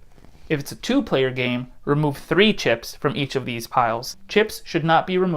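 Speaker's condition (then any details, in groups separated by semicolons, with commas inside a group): No condition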